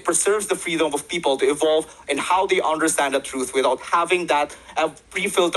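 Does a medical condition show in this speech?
No.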